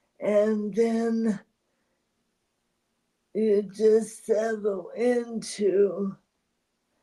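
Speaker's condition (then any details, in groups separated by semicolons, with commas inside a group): ALS; voice strains with talking, needs voice rest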